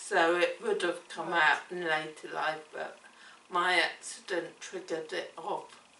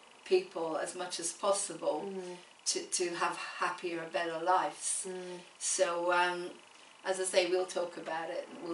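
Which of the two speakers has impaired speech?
The first: cerebellar ataxia; affects coordination, speech, swallowing; diagnosed age 12, aqua therapy; affected speech and swallowing, voice judged inadequate for teaching.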